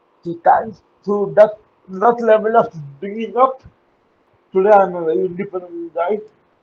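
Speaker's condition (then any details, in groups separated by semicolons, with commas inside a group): Cerebral palsy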